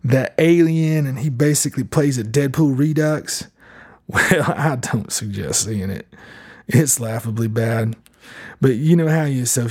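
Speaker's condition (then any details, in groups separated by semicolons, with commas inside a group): No condition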